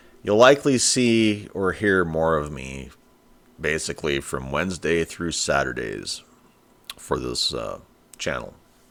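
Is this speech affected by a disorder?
No.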